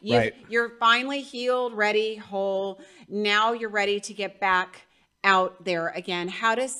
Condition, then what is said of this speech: None; typical speech.